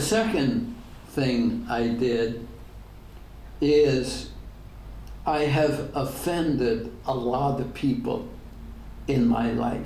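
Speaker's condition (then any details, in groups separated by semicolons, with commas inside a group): ALS; degenerative; diagnosed ten years ago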